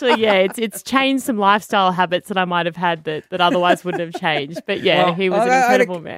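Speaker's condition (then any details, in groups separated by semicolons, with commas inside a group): No condition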